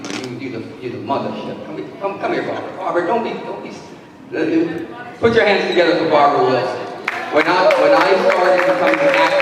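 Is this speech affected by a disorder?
No.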